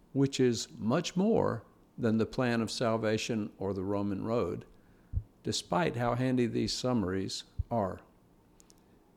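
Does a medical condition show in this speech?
No.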